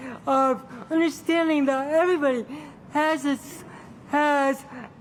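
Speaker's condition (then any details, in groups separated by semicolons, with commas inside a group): Cerebral palsy; from birth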